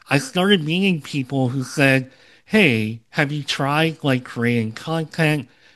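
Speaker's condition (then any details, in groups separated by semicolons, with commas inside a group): Cleft lip and palate, Opitz G/BBB syndrome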